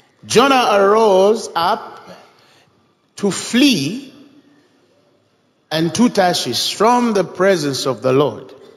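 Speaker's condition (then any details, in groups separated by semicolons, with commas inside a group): No condition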